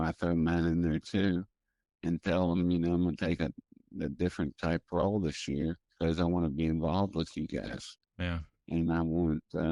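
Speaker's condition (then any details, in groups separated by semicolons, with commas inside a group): Primary progressive multiple sclerosis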